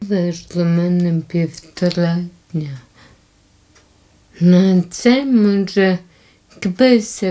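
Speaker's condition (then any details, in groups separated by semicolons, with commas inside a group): Friedreich's ataxia; nervous system affected, uses wheelchair, cannot walk; diagnosed at 17, severe disability, no treatment; hard to speak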